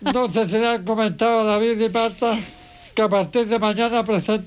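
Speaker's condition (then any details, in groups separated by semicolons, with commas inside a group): ALS; life changed from one day to the next, now needs hoist (grúa) to get into bed; voice described by host as impressive, speaks on radio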